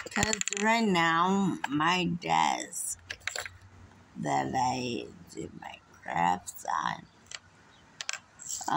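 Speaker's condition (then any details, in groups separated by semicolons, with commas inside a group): Friedreich's ataxia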